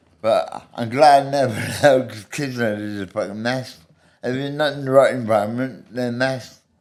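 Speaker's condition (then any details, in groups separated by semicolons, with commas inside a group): Medication-induced speech impediment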